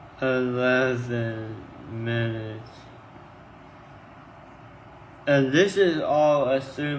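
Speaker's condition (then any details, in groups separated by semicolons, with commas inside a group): Tongue cancer surgery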